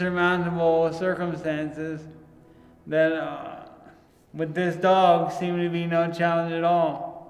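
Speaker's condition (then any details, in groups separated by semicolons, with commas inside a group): Traumatic brain injury; struck by vehicle, upper-body paralysis; almost 15 years since injury, service dog, caregiver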